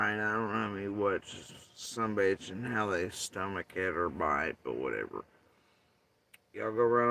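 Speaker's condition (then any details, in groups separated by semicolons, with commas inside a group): Facial paralysis after surgery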